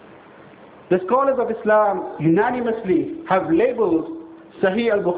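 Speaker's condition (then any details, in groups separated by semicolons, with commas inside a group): No condition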